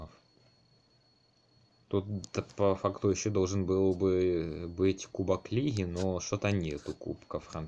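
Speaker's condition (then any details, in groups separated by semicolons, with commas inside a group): No condition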